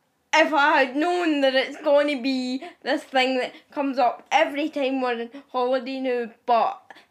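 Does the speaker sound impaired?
Yes: cerebral palsy; wheelchair user.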